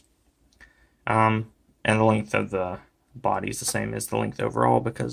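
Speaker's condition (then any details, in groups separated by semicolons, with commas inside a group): No condition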